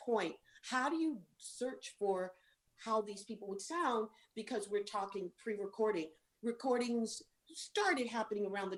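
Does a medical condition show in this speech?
No.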